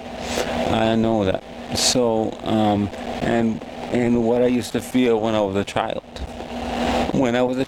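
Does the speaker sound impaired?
Yes: cerebral palsy.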